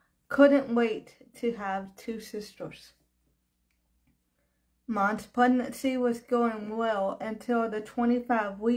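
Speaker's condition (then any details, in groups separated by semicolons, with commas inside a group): Cerebral palsy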